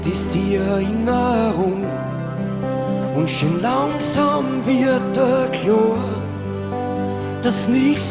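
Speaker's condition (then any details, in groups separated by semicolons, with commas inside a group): No condition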